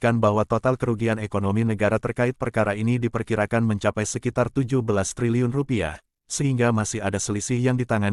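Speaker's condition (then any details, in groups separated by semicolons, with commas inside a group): No condition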